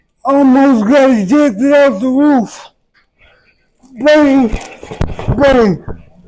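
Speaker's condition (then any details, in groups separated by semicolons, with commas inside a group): Traumatic brain injury; voice affected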